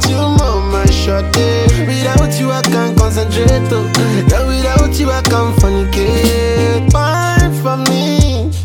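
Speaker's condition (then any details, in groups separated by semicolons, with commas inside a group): No condition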